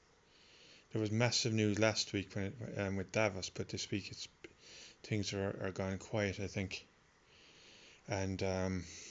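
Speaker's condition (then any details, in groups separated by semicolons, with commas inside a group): No condition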